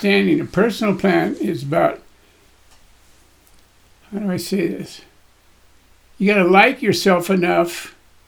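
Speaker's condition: Parkinson's disease; Parkinson's getting in the way a little

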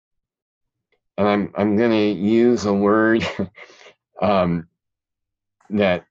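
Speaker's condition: Cleft palate; present since childhood

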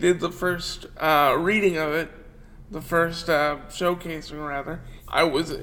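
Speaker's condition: Cerebral palsy; wheelchair user

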